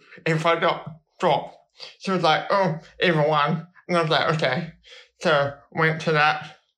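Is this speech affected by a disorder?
Yes: cerebral palsy.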